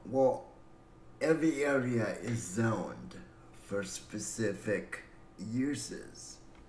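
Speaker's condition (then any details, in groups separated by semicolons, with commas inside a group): Cerebral palsy; breathing fine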